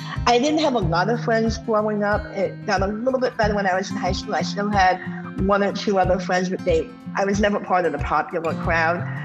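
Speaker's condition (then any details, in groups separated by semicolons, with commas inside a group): Bilateral cleft lip and palate; congenital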